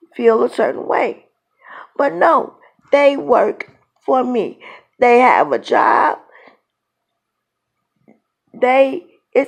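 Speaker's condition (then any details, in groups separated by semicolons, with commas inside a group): Cerebral palsy; born two months premature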